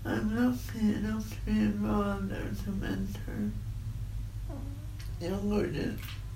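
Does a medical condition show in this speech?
Yes: cerebral palsy; voice sounds a bit off-center.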